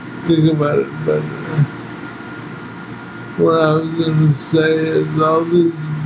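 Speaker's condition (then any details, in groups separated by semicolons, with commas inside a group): Multiple sclerosis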